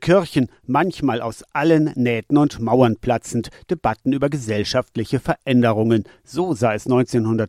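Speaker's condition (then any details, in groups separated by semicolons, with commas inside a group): No condition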